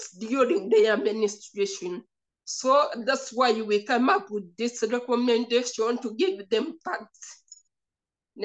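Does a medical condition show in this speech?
Yes: cerebral palsy.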